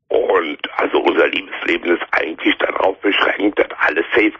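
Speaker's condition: Laryngeal cancer; five nodules surgically removed from larynx, larynx can be preserved, no metastases found; diagnosed 6 weeks ago, 5 nodules removed from larynx, heavy chemotherapy pending; hoarse voice, sounds like having a cold

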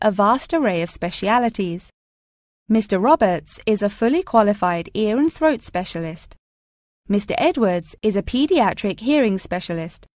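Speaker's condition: No condition

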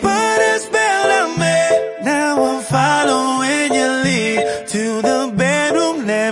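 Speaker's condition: No condition

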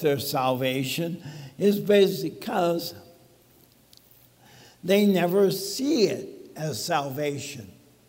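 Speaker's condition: ALS; talks funny, speech sounds abnormal

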